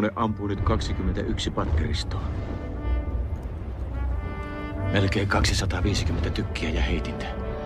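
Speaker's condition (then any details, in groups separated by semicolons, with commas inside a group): No condition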